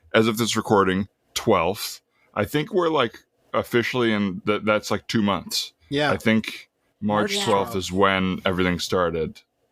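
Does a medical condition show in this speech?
No.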